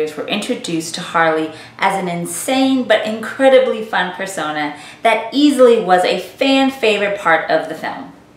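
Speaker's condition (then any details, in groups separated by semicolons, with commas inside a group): No condition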